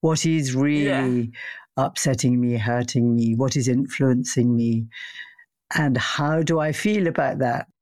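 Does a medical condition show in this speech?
No.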